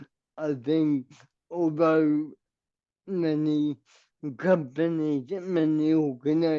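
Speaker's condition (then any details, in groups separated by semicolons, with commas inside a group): Cerebral palsy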